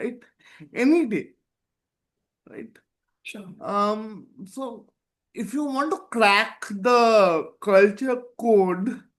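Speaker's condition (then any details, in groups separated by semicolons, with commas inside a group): Cerebral palsy; present from birth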